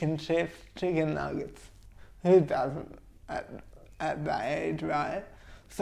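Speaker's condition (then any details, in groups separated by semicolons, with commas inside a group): Cerebral palsy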